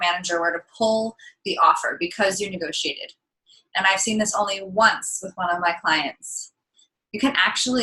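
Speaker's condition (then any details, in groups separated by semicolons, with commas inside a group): No condition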